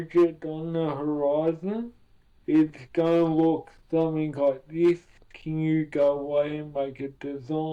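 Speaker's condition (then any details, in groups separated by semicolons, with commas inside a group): Cerebral palsy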